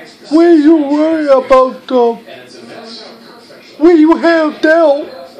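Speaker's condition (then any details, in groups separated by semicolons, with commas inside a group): Cerebral palsy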